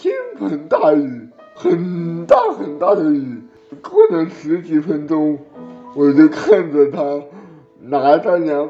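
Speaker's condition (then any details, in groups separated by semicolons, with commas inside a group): Cerebral palsy; birth asphyxia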